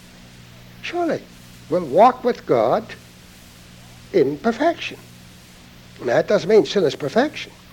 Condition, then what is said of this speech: None; typical speech.